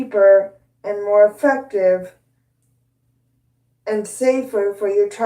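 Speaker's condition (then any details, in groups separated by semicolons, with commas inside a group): Cerebral palsy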